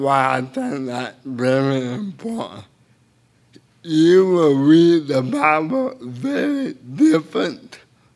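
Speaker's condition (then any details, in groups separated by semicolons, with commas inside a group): Cerebral palsy; involuntary hand movements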